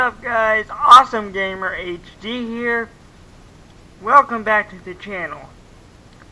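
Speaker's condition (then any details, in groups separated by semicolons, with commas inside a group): Cerebral palsy, mild; speech sometimes affected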